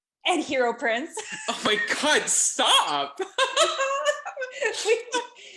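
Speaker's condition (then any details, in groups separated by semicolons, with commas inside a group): No condition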